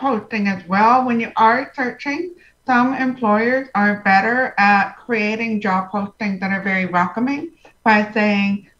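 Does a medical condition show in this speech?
Yes: profound hearing loss; congenital, present from birth.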